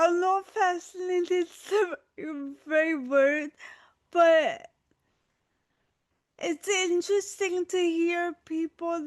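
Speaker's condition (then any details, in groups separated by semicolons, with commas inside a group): Dystonia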